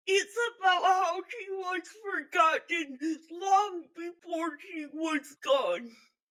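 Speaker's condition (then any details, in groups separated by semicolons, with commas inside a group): Physical speech impairment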